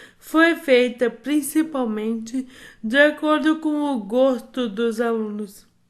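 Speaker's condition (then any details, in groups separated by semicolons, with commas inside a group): Amyotrophic lateral sclerosis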